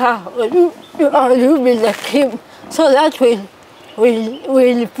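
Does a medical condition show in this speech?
Yes: cerebral palsy; from birth.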